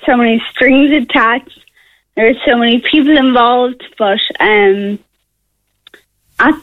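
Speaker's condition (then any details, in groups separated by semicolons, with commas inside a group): Friedreich's ataxia; progressive neuromuscular disease, nerve damage, muscle weakness, mobility loss; awaiting HSE reimbursement decision on Skyclarys, a drug slowing progression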